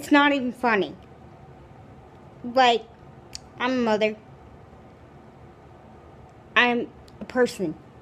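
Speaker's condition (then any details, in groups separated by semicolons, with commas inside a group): Cerebral palsy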